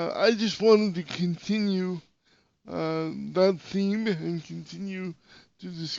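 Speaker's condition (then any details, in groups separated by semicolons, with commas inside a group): Cerebral palsy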